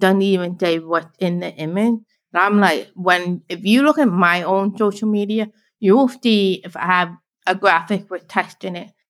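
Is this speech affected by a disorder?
Yes: deafblind, born deaf; narrowed visual field; hearing aid on right, cochlear implant on left, about 40 degree visual field; can speak, signing easier than speaking English in videos.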